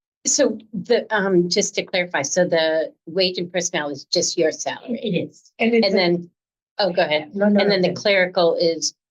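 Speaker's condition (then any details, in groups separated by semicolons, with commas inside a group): No condition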